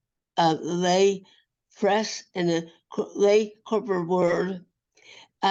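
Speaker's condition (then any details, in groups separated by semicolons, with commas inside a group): Acquired brain injury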